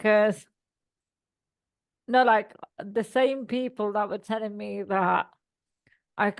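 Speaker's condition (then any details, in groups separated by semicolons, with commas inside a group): Cerebral palsy; from birth, all four limbs; speech sometimes slurred when tired or nervous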